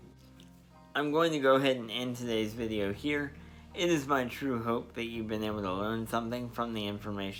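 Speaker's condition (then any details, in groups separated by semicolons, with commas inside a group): Spastic diplegia cerebral palsy; spastic diplegia, legs tight, wheelchair, leg orthoses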